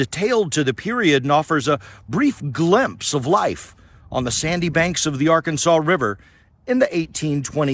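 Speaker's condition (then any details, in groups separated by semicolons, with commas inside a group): No condition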